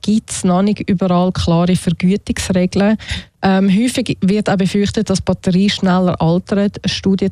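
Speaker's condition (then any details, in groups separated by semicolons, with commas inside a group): No condition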